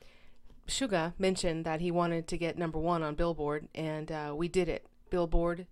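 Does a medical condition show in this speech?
No.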